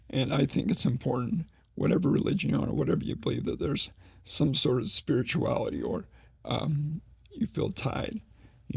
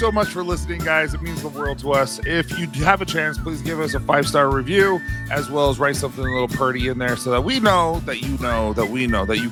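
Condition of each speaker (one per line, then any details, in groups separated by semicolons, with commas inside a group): ALS; ALS, slowly progressing form; onset about six years ago, diagnosed three years ago; needs voice rest during conversation
No condition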